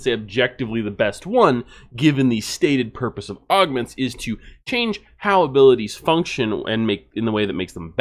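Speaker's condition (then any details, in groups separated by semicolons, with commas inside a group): No condition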